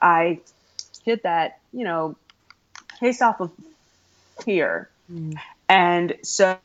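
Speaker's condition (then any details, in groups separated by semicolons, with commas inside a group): Stuttering; stuttering since around age 3, past speech therapy, largely stopped talking for about 5 years; still stutters, including when saying own name; formerly hid stuttering by switching words, deep breaths, fillers like ums and ahs, avoided talking; blocks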